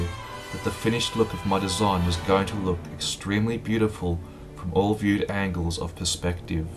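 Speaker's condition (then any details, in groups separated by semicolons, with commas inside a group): No condition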